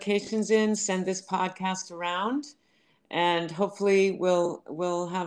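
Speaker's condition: No condition

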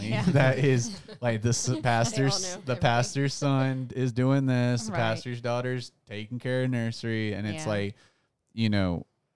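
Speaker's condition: No condition

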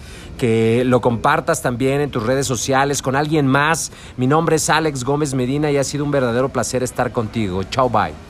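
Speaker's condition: No condition

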